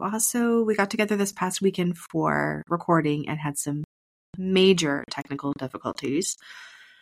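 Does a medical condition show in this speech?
No.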